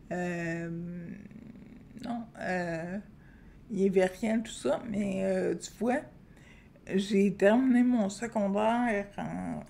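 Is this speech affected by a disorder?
Yes: Friedreich's ataxia.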